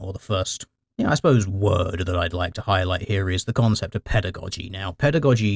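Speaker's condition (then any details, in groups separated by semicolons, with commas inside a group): No condition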